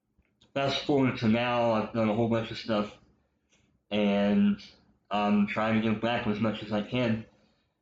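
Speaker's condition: Cleft lip and palate, popliteal pterygium syndrome

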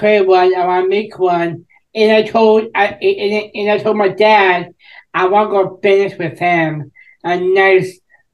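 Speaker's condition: Down syndrome; could not talk as a child, learned sign language, used assistive voice device

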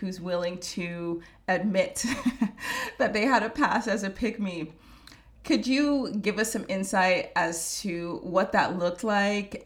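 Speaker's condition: No condition

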